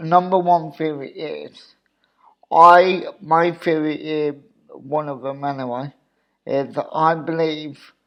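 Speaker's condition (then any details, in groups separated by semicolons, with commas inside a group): Cerebral palsy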